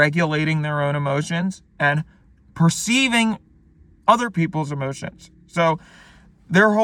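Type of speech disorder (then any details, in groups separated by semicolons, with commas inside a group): None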